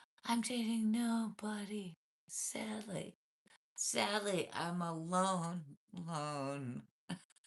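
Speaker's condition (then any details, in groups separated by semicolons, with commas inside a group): Cervical dystonia, essential tremor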